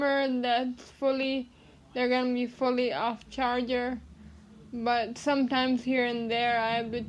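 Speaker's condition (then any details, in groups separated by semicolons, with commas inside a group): Cerebral palsy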